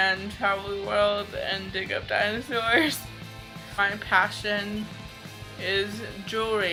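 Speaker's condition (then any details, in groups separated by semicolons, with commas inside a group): Cerebral palsy, mild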